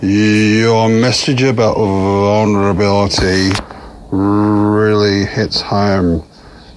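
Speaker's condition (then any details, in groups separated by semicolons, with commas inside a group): Stutter; lifelong stutter, fear of stuttering; recently attended maguire course in Melbourne to work on speech, regaining control; communication challenging throughout life, fear long prevented reaching out, host calls voice beautiful and powerful; prolonged sounds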